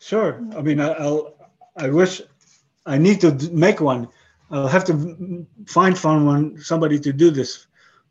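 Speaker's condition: Aphasia after stroke; struggles to carry a conversation on interesting subject matter

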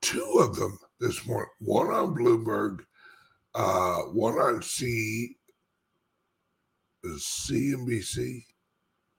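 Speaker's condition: Speech impediment; calls self horrible singer

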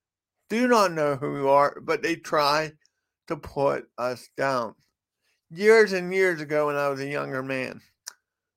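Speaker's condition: Cerebral palsy; affects walk and speech

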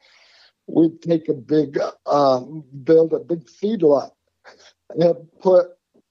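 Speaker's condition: Parkinson's; hard to understand

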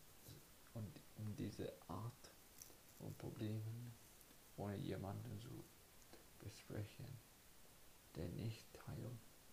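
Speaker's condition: Cerebral palsy; cerebral palsy from birth, invisible disability, pain, slowness

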